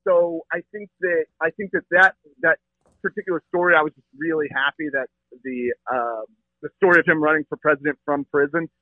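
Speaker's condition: No condition

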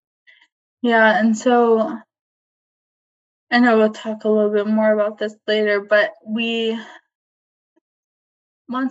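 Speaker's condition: ALS, limb onset; seeing speech language pathologist at clinic

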